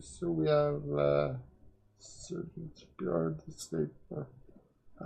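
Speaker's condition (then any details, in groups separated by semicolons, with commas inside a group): Quadriplegic cerebral palsy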